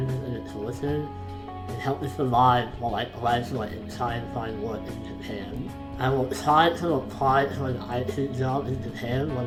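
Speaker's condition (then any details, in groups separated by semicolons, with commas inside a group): Facial palsy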